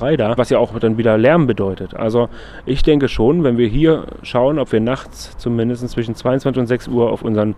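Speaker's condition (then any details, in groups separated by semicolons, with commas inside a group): No condition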